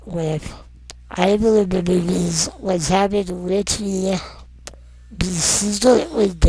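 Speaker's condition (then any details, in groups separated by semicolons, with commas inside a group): Non-progressive muscular dystrophy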